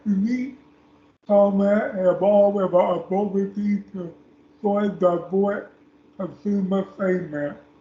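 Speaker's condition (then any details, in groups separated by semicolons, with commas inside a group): Speech impairment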